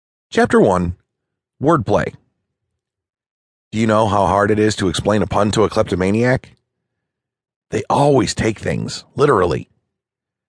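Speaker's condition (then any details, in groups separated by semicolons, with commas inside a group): No condition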